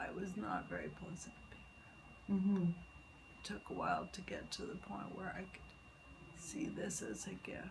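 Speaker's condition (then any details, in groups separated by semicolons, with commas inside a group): Multiple sclerosis; legs and arms affected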